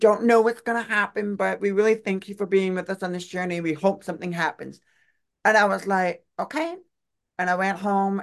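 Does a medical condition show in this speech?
Yes: deaf; uses own voice, difficulty pronouncing unfamiliar names.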